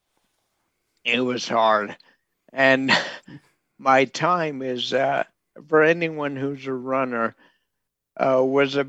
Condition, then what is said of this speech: ALS (motor neuron disease). I can't talk, so I don't know if I should.